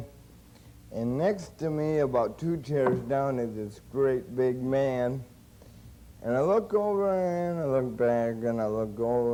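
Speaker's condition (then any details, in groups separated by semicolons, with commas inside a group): Cerebral palsy; since birth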